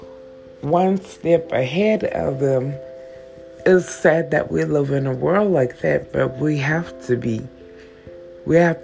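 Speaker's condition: Stroke with stutter; caregiver Miss Priest gives medicines

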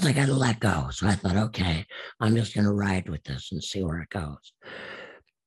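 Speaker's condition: Absent vocal cords; speech therapist saw no hope

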